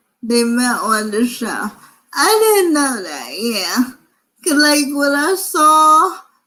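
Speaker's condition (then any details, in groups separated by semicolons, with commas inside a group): Cerebral palsy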